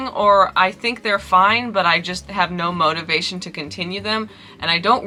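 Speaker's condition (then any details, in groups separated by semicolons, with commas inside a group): No condition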